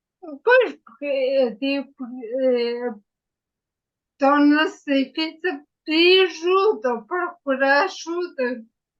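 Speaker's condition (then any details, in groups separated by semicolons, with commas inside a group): Ataxia after brain injury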